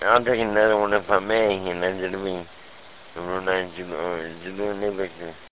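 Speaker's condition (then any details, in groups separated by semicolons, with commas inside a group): Speech impediment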